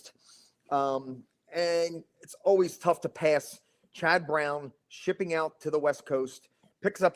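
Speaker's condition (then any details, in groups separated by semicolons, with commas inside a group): No condition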